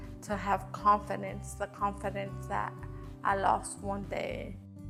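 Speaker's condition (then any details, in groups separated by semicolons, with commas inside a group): Cerebral palsy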